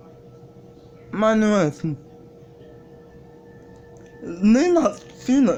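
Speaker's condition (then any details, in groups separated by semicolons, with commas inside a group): Cerebral palsy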